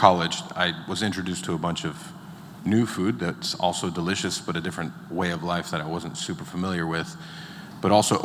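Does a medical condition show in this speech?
No.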